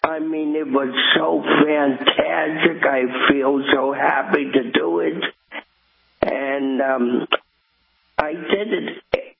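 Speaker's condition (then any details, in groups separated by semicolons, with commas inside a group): Cerebral palsy; has walked New York City marathon 8 times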